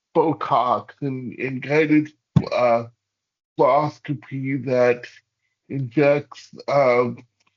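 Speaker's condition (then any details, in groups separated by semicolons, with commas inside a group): Cerebral palsy; hamstring releases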